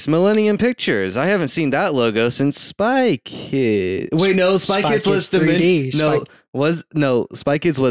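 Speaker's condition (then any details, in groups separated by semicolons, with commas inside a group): No condition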